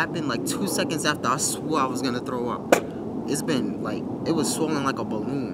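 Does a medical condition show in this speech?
No.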